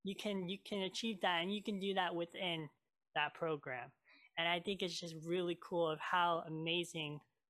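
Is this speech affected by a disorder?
Yes: cleft lip and palate; many childhood surgeries.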